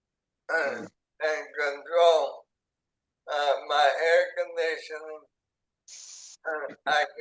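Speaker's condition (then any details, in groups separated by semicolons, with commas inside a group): ALS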